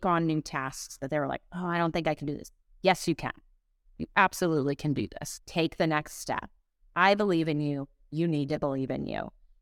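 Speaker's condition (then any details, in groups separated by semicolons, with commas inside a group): No condition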